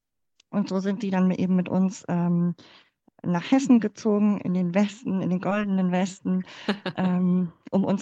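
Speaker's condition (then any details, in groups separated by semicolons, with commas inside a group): Cleft palate; congenital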